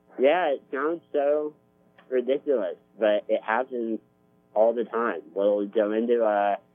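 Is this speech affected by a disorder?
Yes: spinal muscular atrophy; type 2, congenital, never able to walk or crawl, wheelchair since age 2.5, weighs 65 pounds; better jaw muscles since Spinraza.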